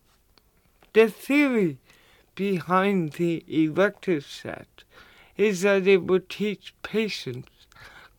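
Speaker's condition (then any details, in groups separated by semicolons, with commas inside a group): Cerebral palsy; visible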